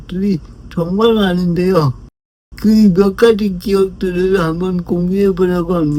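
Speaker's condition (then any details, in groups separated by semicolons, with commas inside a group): Brain lesion disability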